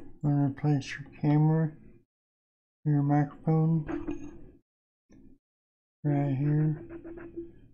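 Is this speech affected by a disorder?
Yes: Parkinson's disease.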